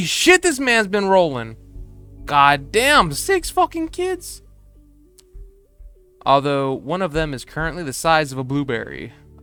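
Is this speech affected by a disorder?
No.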